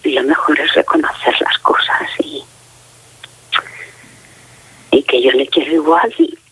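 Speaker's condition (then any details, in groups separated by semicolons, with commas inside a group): Facial palsy; facial palsy after cancer surgery three years ago, age 47 now, ongoing medical follow-up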